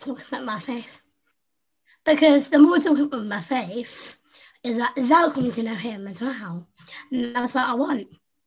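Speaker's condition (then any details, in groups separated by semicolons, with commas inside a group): Down syndrome; learned to speak by copying younger sister Susie, never stopped talking since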